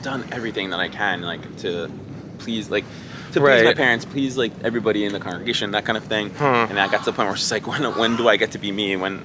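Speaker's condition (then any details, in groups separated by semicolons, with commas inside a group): No condition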